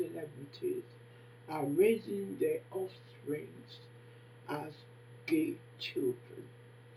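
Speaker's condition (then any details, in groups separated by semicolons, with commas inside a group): Facial palsy; can barely hear own speech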